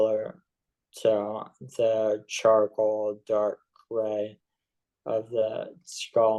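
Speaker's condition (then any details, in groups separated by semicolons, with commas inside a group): ALS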